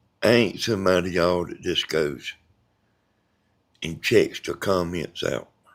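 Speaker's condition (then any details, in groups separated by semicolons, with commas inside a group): Brain bleed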